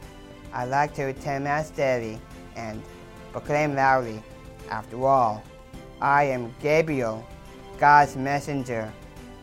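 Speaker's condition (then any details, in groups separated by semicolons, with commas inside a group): Down syndrome, trisomy 21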